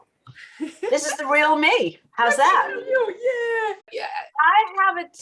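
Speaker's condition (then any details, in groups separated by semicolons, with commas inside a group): No condition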